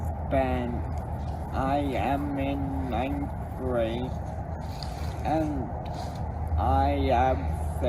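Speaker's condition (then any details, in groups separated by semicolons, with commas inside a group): Cerebral palsy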